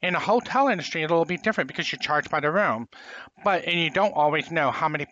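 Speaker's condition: Profound hearing loss; congenital profound hearing loss, about 80% in one ear, 90% in other, late detection; late language development, learned to talk

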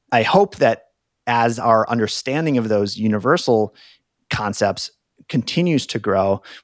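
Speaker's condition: No condition

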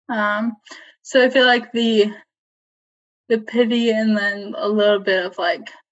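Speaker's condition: ALS, limb onset; diagnosed at age 25

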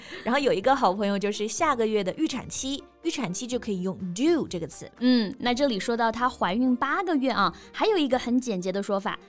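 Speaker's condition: No condition

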